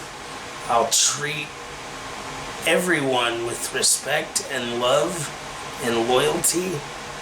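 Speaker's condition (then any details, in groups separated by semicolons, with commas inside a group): Cerebral palsy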